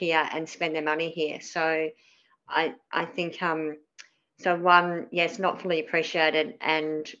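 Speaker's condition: Cleft palate; cleft palate from birth

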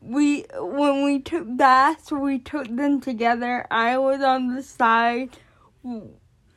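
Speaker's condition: Cerebral palsy; born addicted

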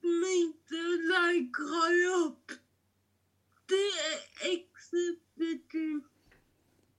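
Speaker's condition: Cerebral palsy; cerebral palsy from birth, mainly physical, uncontrollable muscle movements, wheelchair user

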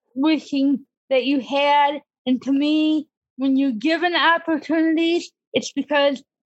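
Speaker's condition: Cerebral palsy; disability since childhood

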